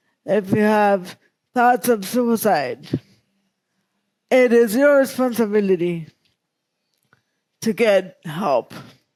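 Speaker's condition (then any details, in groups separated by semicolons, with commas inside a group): Cerebral palsy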